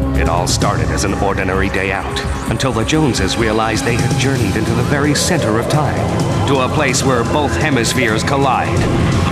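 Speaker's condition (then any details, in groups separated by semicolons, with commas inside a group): No condition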